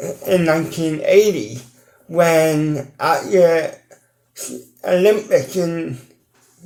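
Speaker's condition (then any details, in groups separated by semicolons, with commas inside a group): Cerebral palsy; mild, ataxic type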